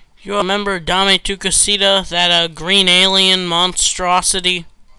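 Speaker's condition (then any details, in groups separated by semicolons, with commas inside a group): No condition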